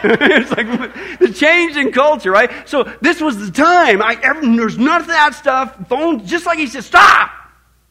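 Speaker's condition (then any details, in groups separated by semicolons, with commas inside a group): No condition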